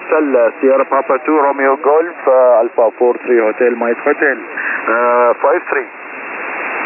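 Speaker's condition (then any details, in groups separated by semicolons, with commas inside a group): No condition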